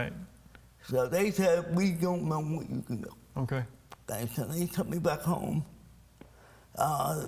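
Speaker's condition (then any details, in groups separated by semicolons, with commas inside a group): Cerebral palsy; from birth; speech impairment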